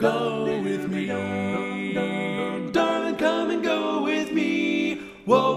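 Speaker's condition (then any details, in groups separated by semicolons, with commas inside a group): No condition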